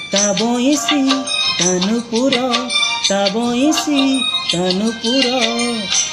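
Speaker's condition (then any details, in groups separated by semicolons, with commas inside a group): No condition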